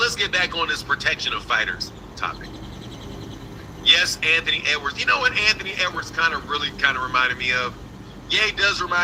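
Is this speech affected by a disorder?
No.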